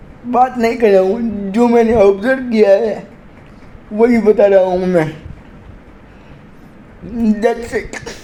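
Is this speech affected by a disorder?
Yes: cerebral palsy.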